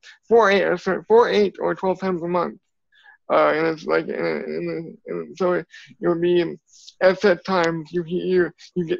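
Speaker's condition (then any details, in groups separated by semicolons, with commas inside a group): Cerebral palsy; from birth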